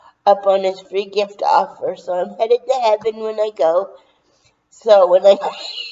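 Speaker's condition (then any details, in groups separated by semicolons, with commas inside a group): Cerebral palsy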